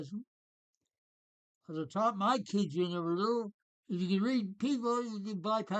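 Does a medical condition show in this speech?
Yes: Parkinson's.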